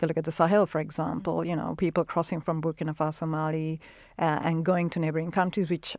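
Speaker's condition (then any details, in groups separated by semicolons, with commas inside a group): No condition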